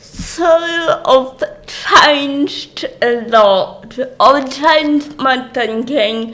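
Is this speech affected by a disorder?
Yes: cerebral palsy; speech obviously affected.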